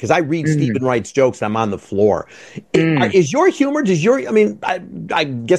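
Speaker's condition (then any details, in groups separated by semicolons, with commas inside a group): No condition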